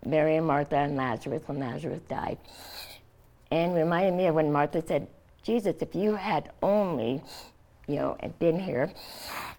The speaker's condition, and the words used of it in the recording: Throat cancer. And um, obviously, I speak this way by covering the hole, but now